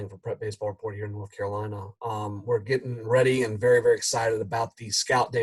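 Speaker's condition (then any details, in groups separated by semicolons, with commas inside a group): No condition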